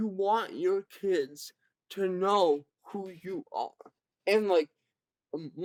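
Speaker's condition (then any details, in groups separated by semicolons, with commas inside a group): Cerebral palsy; present from birth, severe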